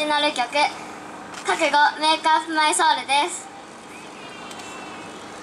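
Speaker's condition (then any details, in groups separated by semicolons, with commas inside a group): No condition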